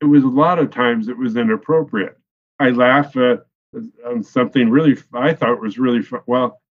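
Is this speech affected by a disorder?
Yes: expressive aphasia after strokes; two strokes two days apart at age 50, first stroke took out speech center; almost 12 years since strokes; trouble getting intended words out, reading unaffected.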